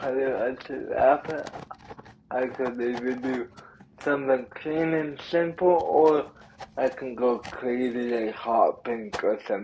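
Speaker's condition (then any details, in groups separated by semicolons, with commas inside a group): Cerebral palsy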